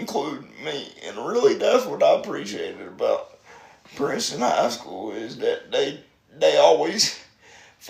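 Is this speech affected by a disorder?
Yes: spastic quadriplegic cerebral palsy.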